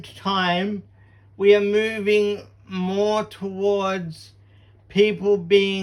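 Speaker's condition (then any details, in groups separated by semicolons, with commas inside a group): Cerebral palsy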